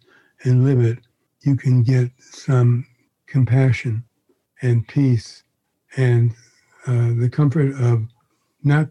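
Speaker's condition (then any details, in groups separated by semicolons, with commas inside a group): Parkinson's disease; onset around 81st birthday, face frozen like a mask at diagnosis, confirmed by neurologist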